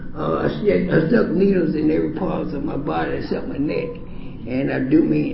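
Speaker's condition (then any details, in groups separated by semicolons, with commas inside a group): Laryngeal cancer; fourth stage cancer on voice box, one side only, no tracheostomy needed; cancer survivor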